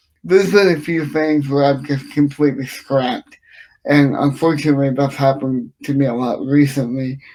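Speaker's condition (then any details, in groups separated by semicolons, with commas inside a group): Cerebral palsy; from birth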